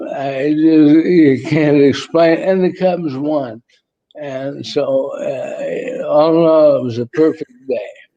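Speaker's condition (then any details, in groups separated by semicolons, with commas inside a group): ALS; about one year since diagnosis, weak getting up, uses lift; voice tires, needs rest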